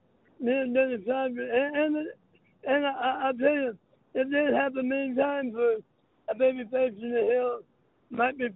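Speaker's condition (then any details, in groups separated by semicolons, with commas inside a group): Throat cancer; lasting impact on throat and speech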